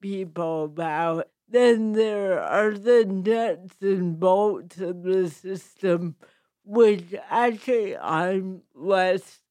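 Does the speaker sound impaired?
Yes: cerebral palsy with speech impediment.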